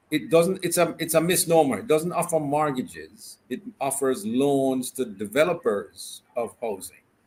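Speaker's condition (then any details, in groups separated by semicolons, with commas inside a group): No condition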